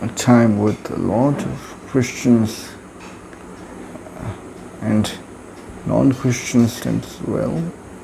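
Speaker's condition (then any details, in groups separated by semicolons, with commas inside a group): Cerebral palsy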